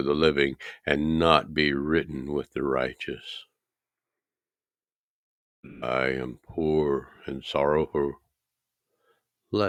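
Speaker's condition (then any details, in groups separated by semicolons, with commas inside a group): No condition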